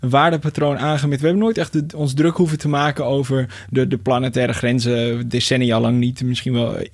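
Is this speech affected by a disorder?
No.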